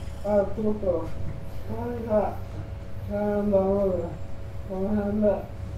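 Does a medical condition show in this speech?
Yes: ALS; uses ventilator.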